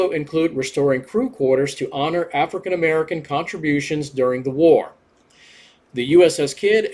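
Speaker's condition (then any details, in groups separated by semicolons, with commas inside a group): No condition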